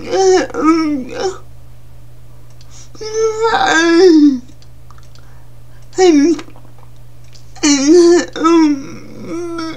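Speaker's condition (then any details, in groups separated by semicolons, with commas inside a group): Cerebral palsy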